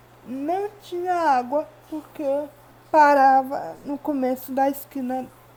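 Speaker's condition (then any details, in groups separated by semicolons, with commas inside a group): Cerebral palsy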